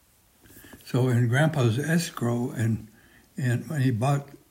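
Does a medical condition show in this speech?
Yes: Parkinson's, severe.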